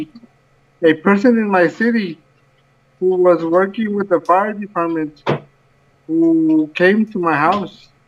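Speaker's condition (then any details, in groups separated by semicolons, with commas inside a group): Cerebral palsy; from birth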